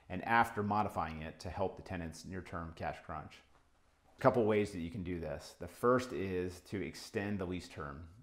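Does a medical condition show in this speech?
No.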